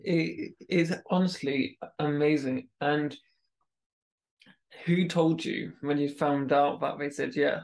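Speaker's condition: Stammer; transformed by therapy at Michael Palin centre; feels stammered badly in some meetings, colleagues often notice none, more nervous speaking to team; repeated sounds, prolonged sounds

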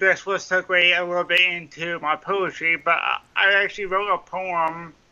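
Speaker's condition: Cerebral palsy; mild form

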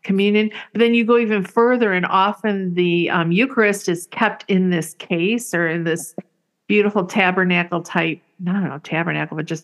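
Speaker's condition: No condition

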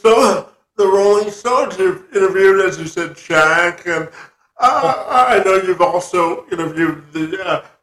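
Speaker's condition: Spastic quadriplegia cerebral palsy; present from birth, described as most severe form

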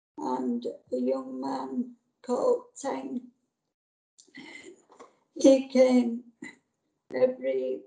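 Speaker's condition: Motor neurone disease; MND diagnosed about nine years ago, progressive, voice went overnight during past illnesses; voice affected quite a lot, once-broad Yorkshire accent changed, fears voice may suddenly go

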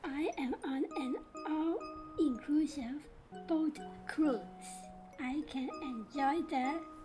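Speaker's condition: Down syndrome; developmental disability

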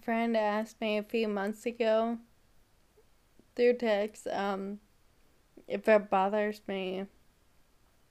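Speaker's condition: Friedreich's ataxia; wheelchair user

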